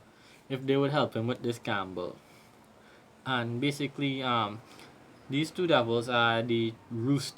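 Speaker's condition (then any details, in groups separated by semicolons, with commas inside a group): No condition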